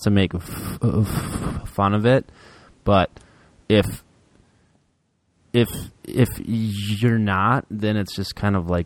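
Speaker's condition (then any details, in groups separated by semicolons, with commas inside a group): Stuttering; works on speaking best, little fear; stutters a lot; repeated words, prolonged sounds, blocks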